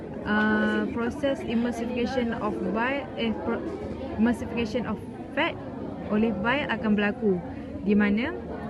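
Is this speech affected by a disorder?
No.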